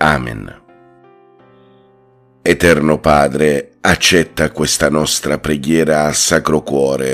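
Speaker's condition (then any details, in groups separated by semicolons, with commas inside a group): No condition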